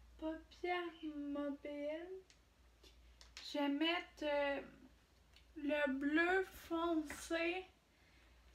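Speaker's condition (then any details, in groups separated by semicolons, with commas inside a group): Ataxia; degenerative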